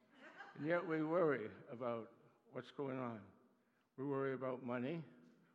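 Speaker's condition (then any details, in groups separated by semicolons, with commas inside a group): Parkinson's disease; in therapy sessions working on walking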